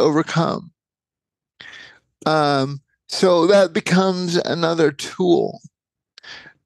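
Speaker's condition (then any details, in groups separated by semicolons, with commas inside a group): Cerebral palsy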